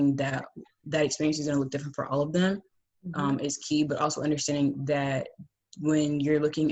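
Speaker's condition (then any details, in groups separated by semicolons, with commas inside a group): No condition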